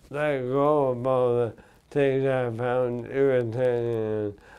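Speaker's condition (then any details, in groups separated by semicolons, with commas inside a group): ALS; ALS, bulbar onset; recently diagnosed, symptoms began months ago, worsening; slurred slowed speech, coughing when eating or drinking, voice changed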